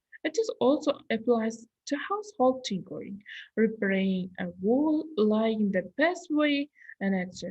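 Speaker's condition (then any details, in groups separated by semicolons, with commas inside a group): No condition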